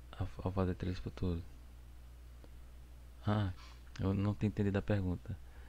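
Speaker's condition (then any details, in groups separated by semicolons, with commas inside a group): No condition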